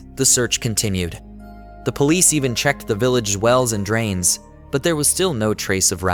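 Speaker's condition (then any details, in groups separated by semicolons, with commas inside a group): No condition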